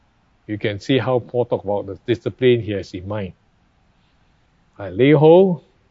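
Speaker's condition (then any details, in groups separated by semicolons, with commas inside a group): No condition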